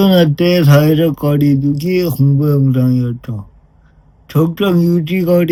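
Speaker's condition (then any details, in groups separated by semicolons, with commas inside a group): Brain lesion disability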